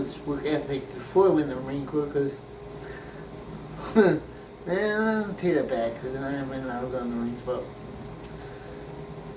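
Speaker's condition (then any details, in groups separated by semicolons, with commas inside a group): Brain injury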